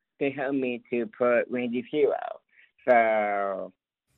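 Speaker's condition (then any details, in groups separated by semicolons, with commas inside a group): Down syndrome; lives independently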